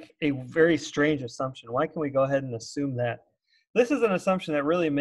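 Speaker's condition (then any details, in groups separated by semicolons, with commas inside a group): No condition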